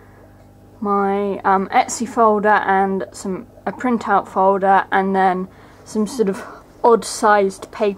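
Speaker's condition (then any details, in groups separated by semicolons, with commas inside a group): No condition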